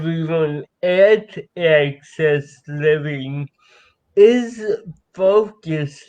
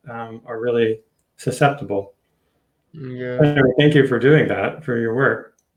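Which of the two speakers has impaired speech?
The first: cerebral palsy.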